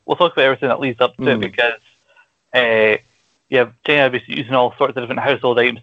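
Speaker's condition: No condition

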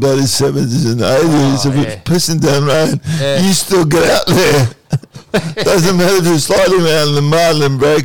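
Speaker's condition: Cerebral palsy

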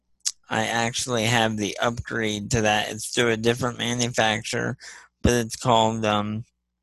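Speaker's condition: Spastic cerebral palsy; smart drive wheelchair system with scroll wheel speed control

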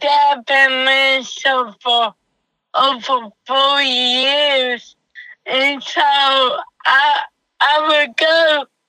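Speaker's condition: Cerebral palsy; doctor told mother of diagnosis

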